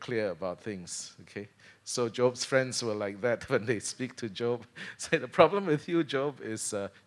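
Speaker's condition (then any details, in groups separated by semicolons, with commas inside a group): No condition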